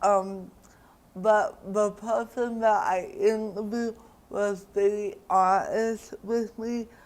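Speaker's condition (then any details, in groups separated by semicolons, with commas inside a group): Cerebral palsy; diagnosed around age one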